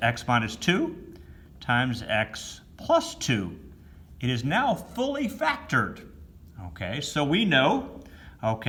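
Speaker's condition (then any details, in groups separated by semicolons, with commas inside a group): No condition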